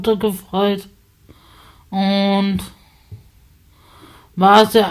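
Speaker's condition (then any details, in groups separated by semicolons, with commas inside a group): Spasticity from birth; multiple sclerosis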